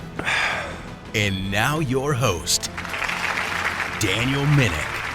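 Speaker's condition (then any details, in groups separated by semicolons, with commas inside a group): No condition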